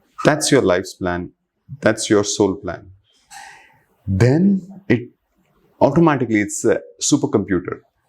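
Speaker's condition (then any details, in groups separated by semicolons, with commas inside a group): No condition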